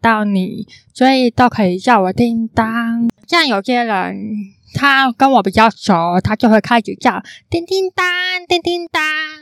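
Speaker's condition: Congenital hearing impairment; can sound sing-song

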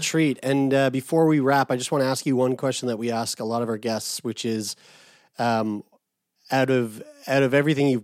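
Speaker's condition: No condition

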